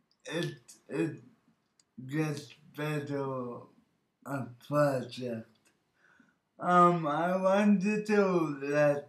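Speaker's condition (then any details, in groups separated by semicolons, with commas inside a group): Birth oxygen deprivation brain injury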